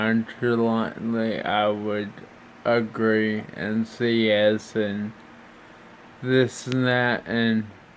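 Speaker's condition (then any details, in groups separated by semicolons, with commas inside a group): Brain injury (brain shearing)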